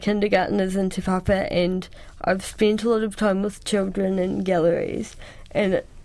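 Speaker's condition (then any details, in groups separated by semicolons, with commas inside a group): Cerebral palsy; cerebral palsy since childhood, presses really hard when writing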